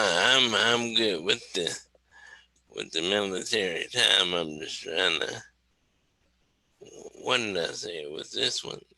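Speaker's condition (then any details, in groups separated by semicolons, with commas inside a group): Cerebral palsy; wheelchair user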